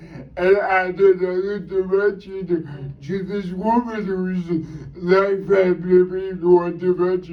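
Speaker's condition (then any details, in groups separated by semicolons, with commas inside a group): Cerebral palsy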